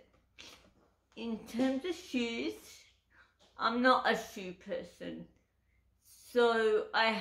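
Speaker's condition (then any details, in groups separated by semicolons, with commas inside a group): Cerebral palsy; uses wheelchair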